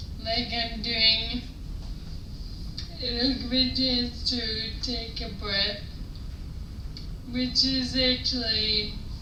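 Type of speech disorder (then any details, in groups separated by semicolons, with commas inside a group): Ataxic dysarthria; Friedreich's ataxia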